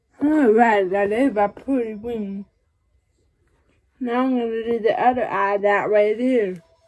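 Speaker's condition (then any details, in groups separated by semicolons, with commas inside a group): Cerebral palsy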